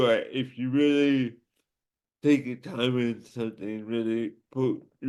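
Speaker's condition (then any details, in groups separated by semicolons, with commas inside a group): Cerebral palsy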